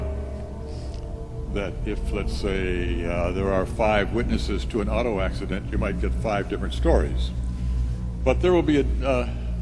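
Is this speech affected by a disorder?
No.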